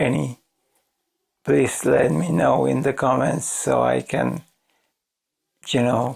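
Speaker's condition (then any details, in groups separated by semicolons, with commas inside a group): ALS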